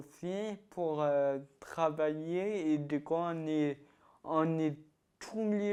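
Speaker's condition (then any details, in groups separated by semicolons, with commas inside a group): Ataxia-telangiectasia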